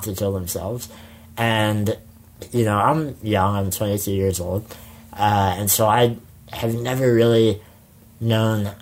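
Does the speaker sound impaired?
Yes: spinal muscular atrophy; congenital, muscles waste away with age, wheelchair for most of life; jaw tires with prolonged speaking.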